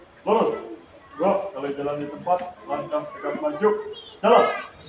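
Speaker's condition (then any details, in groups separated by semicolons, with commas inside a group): No condition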